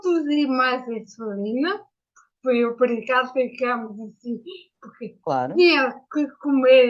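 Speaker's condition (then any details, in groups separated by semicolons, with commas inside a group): Ataxia after brain injury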